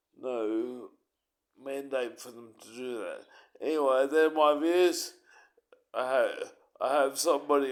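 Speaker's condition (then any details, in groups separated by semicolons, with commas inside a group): Cerebral palsy; uses wheelchair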